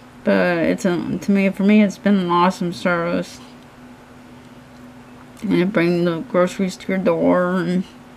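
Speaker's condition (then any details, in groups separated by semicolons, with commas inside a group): Cerebral palsy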